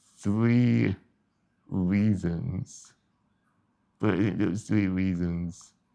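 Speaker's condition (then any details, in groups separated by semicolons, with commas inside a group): Spinal muscular atrophy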